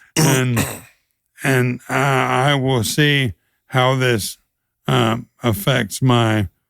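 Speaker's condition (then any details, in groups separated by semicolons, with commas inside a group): ALS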